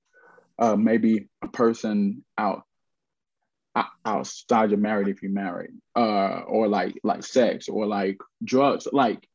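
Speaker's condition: Stuttering; lifelong stutter, aware of it from about age 4; still stutters, speaks on stage, gave TEDx Charlotte talk, speaking coach Naeem; once felt unable to make sales or phone calls; prolonged sounds

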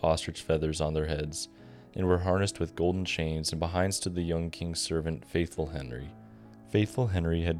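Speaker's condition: No condition

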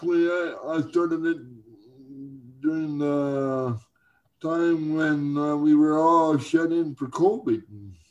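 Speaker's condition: Cerebral palsy; from birth, uses wheelchair for mobility, formerly had personal attendant Paulie, gone 6 years

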